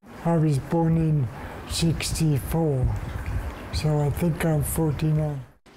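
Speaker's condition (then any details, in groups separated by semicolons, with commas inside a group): Multiple sclerosis; secondary progressive form; about 17 years since diagnosis, gradual deterioration, losing dexterity, past interferon; speech difficulty last two or three years, solid food lodges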